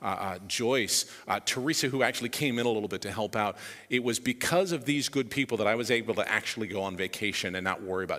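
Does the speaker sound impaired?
No.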